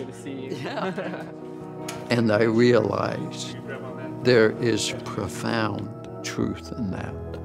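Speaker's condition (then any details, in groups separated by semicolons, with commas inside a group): ALS; progressive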